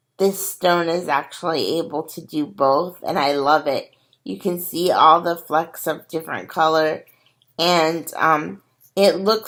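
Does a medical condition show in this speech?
Yes: cerebral palsy.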